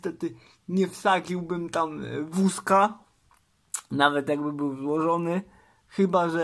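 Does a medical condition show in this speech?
Yes: cerebral palsy; uses wheelchair.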